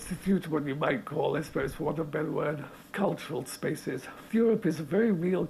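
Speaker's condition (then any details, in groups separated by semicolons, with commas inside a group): Motor neurone disease; terminal, progressive motor neurone disease, body capacities steadily shrinking; late stage, 18 months since onset, completely immobile, lying in bed in New York, breathing aid; speaking through air contraption enabling breathing, still able to talk, interviewed down the line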